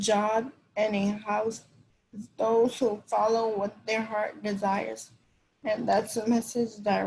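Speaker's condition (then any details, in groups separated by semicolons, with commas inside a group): Cerebral palsy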